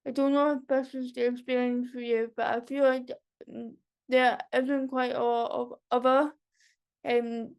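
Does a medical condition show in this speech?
Yes: cerebral palsy.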